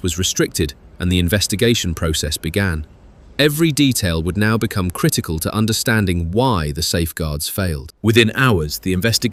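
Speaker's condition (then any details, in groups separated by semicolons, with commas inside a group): No condition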